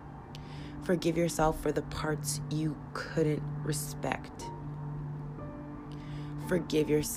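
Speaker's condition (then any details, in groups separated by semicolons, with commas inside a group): No condition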